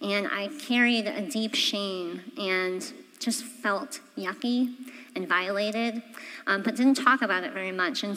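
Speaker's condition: Cleft palate; congenital

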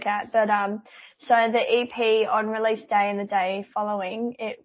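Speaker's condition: Cleft palate; congenital cleft palate

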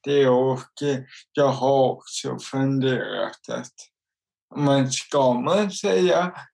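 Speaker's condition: Cerebral palsy; motor skills and balance affected

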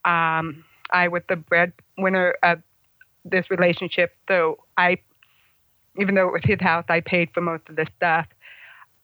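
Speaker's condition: Congenital hearing loss, congenital, about 75% hearing loss; cannot hear motorcycle engine or tires, relies on other cues to shift gear

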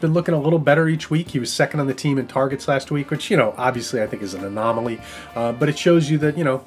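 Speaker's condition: No condition

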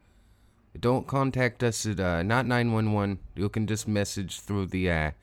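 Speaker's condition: No condition

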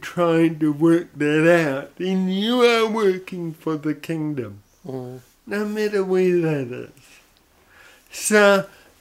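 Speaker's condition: Cerebral palsy; brain damage at or around birth, affects coordination and muscle control of whole body; early loss of function, post-impairment syndrome from working body hard, condition itself non-degenerative; odd sort of voice

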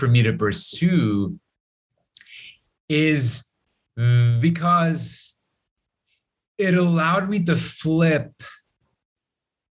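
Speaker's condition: Stutter; stutter may sound like internet problems, repeated fillers such as eh; prolonged sounds, blocks

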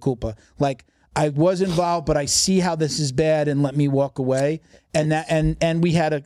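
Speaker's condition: No condition

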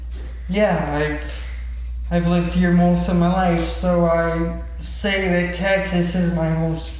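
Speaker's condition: Cerebral palsy; 19-year-old man, former patient at CRIT (Children's Rehabilitation Institute), therapists Natalie, Jose, Paula; host says he has a perfect voice for podcast, does voice acting

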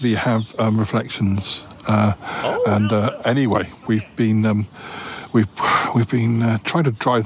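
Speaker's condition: No condition

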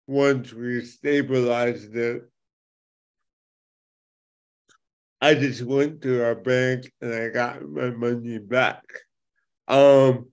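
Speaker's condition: Cerebral palsy; affects speech

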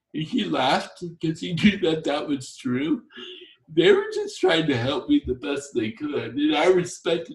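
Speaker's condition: Torsional dystonia; colon surgery

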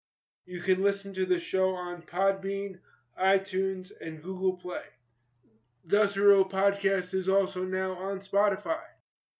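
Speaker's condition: Cerebral palsy; managed with exercises

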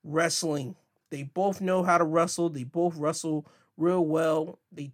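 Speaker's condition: No condition

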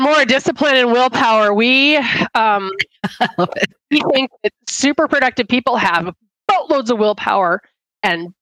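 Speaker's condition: No condition

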